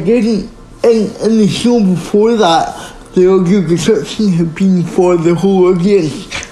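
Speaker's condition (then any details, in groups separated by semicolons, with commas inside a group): Speech impairment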